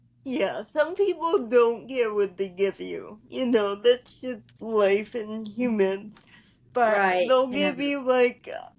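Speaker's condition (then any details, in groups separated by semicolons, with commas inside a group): Cerebral palsy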